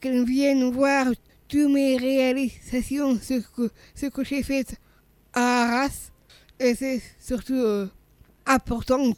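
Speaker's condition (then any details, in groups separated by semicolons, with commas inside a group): Down syndrome; congenital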